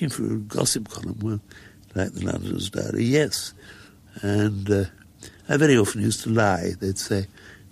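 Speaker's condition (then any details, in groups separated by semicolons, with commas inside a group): Muscular dystrophy; progressive, wheelchair user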